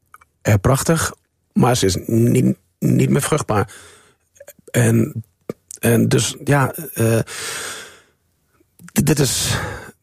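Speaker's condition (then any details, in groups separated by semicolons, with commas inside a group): Stuttering; onset at age 3, present since childhood; school presentations very frustrating in childhood; repeated sounds, repeated words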